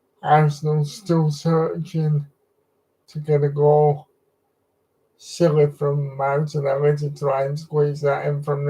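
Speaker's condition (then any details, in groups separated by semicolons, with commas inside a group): Cerebral palsy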